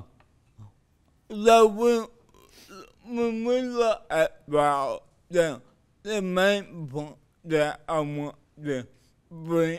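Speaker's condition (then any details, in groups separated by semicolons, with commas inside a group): Cerebral palsy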